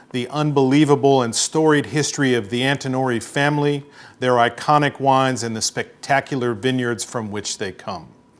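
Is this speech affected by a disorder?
No.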